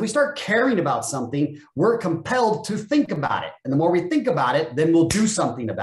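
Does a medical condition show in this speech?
No.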